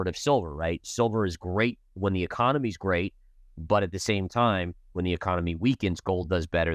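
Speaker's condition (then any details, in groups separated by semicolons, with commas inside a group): No condition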